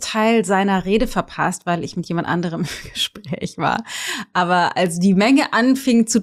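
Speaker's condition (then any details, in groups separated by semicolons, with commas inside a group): No condition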